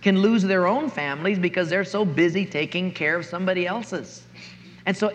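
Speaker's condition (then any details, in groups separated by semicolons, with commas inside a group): No condition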